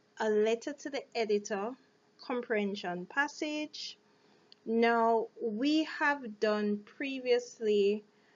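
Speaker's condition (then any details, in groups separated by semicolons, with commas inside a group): No condition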